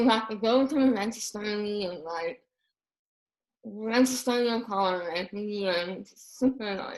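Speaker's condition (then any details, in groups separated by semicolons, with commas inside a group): Moebius syndrome; congenital facial paralysis, paralyzed tongue, smile surgery; facial paralysis affects speech, infant feeding difficulty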